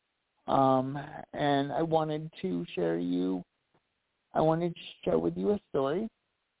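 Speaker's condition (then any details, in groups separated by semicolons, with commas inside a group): Cerebral palsy; voice improved over last year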